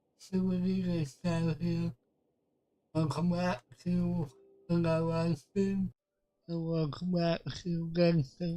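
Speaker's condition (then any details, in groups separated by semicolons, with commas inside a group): Cerebral palsy; affects voice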